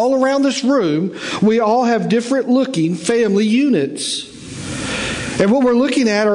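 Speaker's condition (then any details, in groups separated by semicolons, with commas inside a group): No condition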